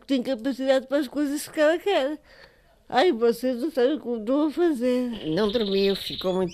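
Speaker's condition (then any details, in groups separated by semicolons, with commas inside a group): Cerebral palsy; from prolonged birth, not sitting at six months, hands not opening well, walked only at ten; electric wheelchair, largely independent, asks others to take money from wallet, music rehearsals at Associação de Paralisia Cerebral de Coimbra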